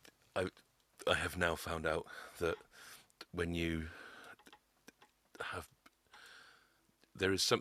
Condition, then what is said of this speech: Stuttering. But when I talk every day, if I'm comfortable, the stammer's gone.